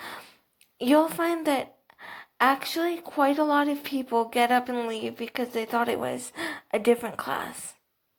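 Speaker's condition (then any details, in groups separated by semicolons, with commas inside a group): Cerebral palsy, athetoid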